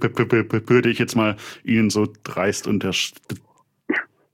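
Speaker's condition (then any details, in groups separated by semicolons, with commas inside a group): Stuttering; choppy, repetitions, blocks, cannot coordinate speech components, body tenses during blocks, throat sometimes hurts, fluent when singing; repeated sounds, prolonged sounds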